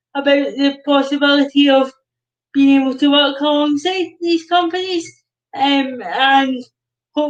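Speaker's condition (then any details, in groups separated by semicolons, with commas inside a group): Cerebral palsy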